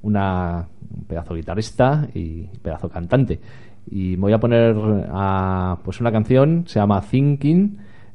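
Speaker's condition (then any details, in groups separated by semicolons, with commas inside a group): No condition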